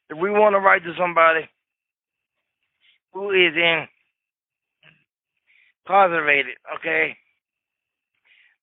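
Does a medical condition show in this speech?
Yes: cerebral palsy; wheelchair user.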